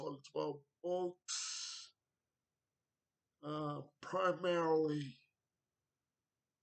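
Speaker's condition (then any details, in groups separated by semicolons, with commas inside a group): Cerebral palsy; wheelchair, needs transfer help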